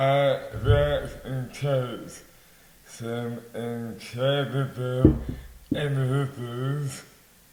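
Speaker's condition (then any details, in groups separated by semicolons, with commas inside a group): Dystonia; mouth impairment affects speech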